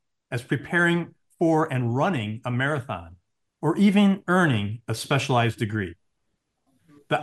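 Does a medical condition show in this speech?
No.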